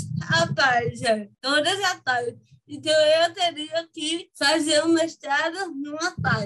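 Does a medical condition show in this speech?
Yes: cerebral palsy; from birth, motor sequelae.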